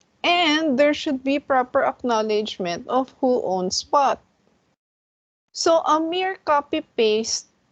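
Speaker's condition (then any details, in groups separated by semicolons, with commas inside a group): No condition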